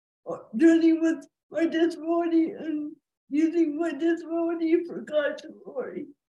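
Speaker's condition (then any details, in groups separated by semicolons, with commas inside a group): Cerebral palsy, quadriplegia; legs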